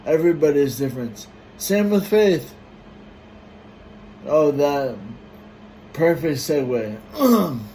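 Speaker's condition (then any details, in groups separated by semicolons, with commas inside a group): Brain injury; relearned talking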